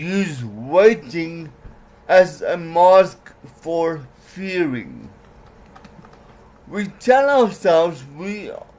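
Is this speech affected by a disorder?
Yes: cerebral palsy; some words unclear, certain letters flat, trouble formulating words, worse when mouth tires.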